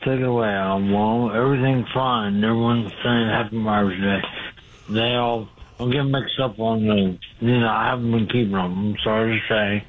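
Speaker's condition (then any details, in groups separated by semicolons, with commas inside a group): Speech impediment; cause unclear, stabbed by girlfriend and hit on head with ashtray years ago; trouble getting words out, cognition intact, rapid-fire delivery, hard to follow, quiet, asked closer to microphone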